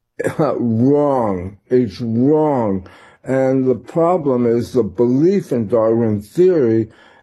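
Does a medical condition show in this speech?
Yes: tongue cancer; ear pain and hearing problem first, ENT visit, throat scan malignant, later benign; slurred speech.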